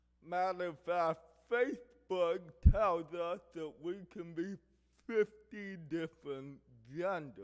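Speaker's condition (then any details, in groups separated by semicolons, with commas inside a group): Cerebral palsy; affects hearing and speech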